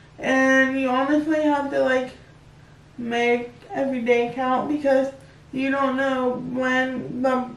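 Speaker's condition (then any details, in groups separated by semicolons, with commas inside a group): Cerebral palsy; able to talk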